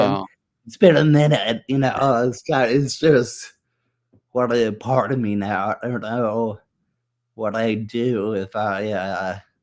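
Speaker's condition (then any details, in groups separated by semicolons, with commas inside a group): Muscular dystrophy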